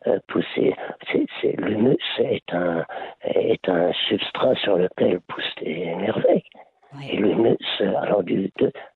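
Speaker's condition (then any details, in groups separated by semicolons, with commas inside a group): Laryngeal cancer; part of lung removed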